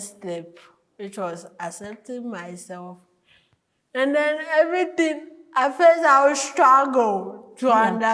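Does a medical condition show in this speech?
Yes: cerebral palsy; from birth.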